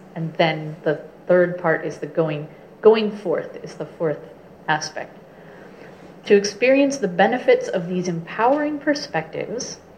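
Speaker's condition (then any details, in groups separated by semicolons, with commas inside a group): No condition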